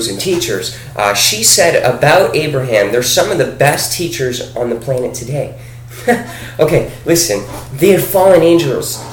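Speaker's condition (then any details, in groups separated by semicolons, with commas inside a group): No condition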